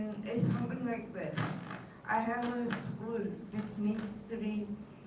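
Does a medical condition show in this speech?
Yes: cerebral palsy; caused by encephalitis.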